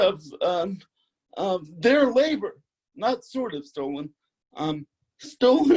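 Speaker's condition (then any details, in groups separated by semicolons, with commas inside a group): Cerebral palsy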